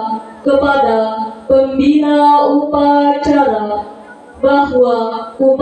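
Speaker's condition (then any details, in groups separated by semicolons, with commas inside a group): No condition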